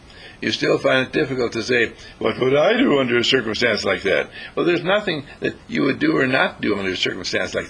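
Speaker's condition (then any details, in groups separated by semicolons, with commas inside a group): No condition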